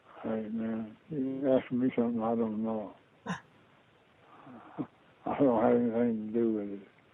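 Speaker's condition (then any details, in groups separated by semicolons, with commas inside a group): Parkinson's disease; diagnosed about two years ago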